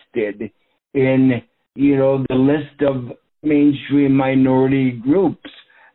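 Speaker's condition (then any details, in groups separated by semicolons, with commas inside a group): Cerebral palsy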